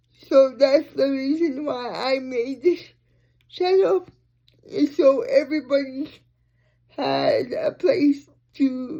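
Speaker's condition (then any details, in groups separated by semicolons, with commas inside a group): Cerebral palsy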